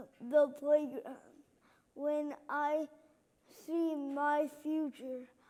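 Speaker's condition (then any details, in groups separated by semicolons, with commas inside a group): Cerebral palsy; left hand and left side affected; physical and occupational therapy, major hip surgery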